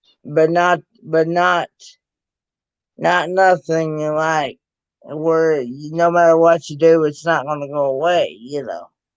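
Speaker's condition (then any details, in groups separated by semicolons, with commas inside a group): Cerebral palsy; present since birth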